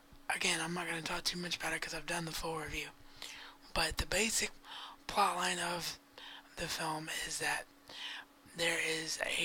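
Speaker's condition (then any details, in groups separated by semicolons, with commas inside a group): Cerebral palsy; wheelchair bound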